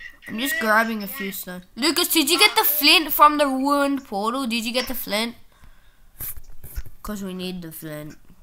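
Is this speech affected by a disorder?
No.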